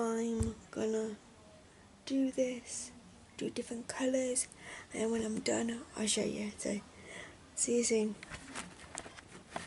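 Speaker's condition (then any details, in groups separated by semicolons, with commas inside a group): Cerebral palsy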